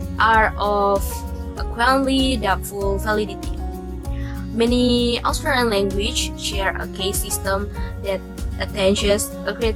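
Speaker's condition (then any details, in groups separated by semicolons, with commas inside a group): No condition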